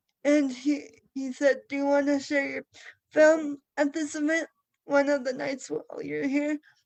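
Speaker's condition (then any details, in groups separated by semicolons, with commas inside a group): Cerebral palsy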